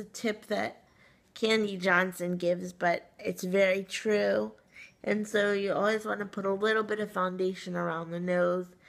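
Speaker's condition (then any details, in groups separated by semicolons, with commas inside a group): Cerebral palsy; long-standing breathing issues, laryngitis when sick limits voice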